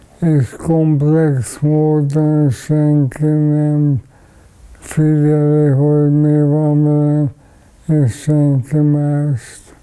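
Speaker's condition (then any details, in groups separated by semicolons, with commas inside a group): ALS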